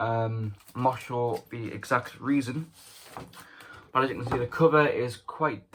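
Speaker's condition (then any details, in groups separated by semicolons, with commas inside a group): No condition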